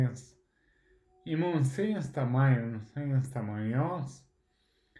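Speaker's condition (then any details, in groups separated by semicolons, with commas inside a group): Primary progressive multiple sclerosis; primary progressive, onset with eye movement problems, intention tremor; diagnosed about 10 years ago, worsening, typing difficult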